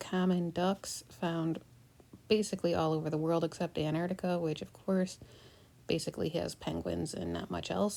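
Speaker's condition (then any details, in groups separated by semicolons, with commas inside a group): No condition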